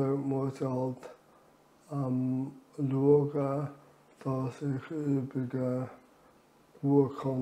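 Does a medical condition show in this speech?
Yes: amyotrophic lateral sclerosis.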